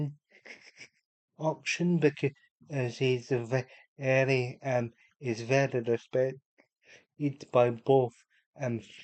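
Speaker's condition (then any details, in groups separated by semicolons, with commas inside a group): Cerebral palsy; unable to walk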